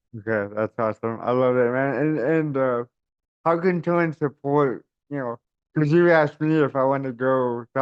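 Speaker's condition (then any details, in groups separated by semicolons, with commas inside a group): Cerebral palsy; caused by stroke at birth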